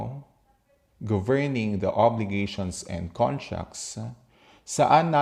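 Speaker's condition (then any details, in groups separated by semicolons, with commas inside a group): No condition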